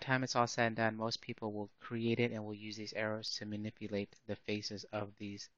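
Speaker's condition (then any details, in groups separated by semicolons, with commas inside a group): No condition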